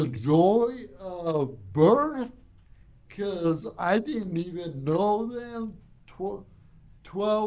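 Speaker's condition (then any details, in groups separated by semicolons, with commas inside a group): Cerebral palsy; from birth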